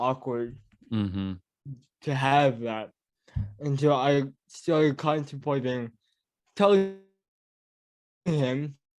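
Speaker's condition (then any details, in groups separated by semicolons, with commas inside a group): Cerebral palsy; mild speech impediment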